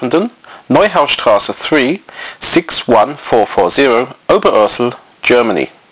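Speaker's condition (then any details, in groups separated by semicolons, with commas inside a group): No condition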